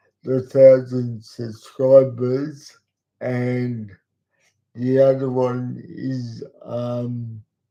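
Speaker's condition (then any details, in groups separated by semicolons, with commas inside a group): Cerebral palsy; talks slowly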